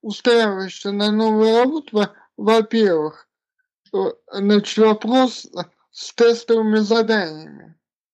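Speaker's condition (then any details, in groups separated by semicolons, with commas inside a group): Cerebral palsy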